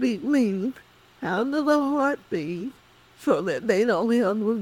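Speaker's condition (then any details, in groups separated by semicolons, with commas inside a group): Cerebral palsy; speech affected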